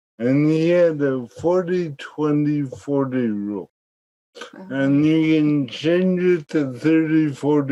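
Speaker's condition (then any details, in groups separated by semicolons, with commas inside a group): Cerebral palsy; speech therapy as child, now speaks clearly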